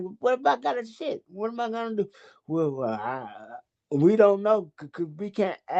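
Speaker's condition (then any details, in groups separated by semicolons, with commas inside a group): Cerebral palsy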